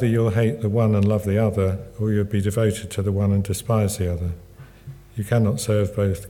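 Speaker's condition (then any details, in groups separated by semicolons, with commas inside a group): Parkinson's; table tennis and snooker groups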